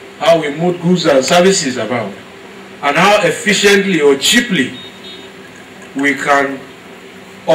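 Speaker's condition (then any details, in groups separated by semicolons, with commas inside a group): No condition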